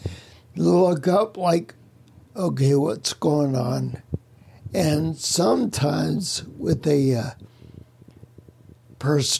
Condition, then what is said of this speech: Ataxia. Rare disease known as spinal cerebellar ataxia, which is a neuromuscular disease that's left me mobility challenged, as well as with a speech impediment